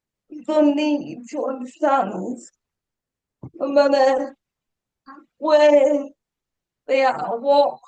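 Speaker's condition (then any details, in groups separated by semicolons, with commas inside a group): Cerebral palsy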